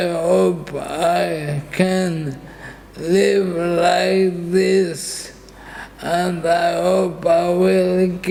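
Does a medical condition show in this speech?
Yes: dystonia.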